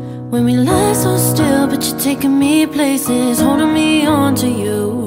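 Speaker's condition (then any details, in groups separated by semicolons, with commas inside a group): No condition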